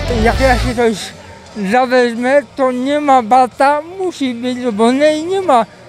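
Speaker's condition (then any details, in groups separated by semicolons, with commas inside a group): Cerebral palsy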